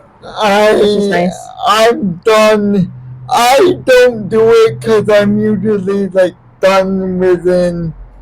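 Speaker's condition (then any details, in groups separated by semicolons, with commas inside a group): Cerebral palsy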